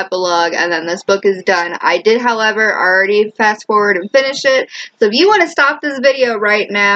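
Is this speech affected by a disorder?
No.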